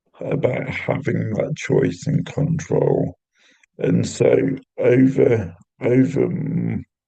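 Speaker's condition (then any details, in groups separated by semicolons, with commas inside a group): Cerebral palsy; intrathecal baclofen pump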